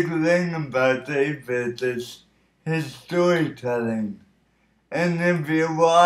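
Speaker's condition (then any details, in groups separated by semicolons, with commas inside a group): Cerebral palsy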